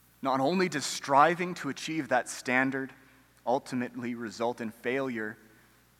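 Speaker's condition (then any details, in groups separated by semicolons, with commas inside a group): No condition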